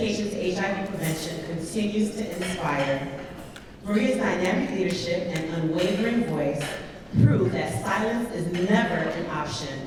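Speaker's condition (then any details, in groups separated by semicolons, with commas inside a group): No condition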